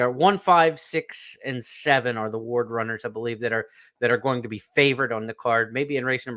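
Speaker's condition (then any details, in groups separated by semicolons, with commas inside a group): No condition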